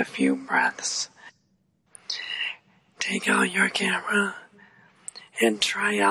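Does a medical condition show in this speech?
Yes: ALS.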